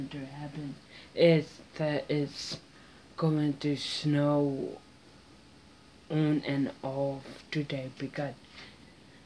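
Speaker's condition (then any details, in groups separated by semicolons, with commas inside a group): Mild cerebral palsy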